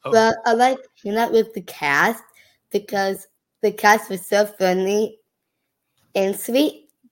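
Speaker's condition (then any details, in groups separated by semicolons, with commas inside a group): Down syndrome; age 14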